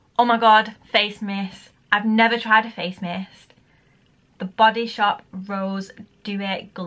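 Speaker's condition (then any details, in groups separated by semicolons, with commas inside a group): No condition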